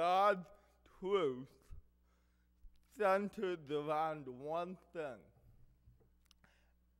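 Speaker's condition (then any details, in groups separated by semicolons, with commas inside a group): Cerebral palsy; speech affected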